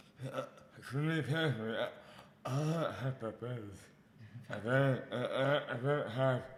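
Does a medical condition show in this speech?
Yes: dystonia; mouth impairment affects speech.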